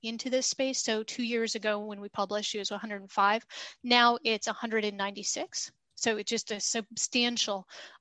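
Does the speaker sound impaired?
No.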